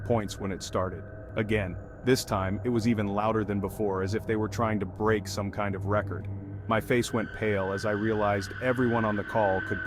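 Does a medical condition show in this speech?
No.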